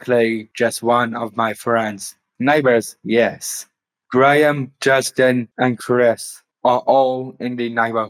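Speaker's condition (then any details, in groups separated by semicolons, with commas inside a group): Down syndrome; later diagnosed with autism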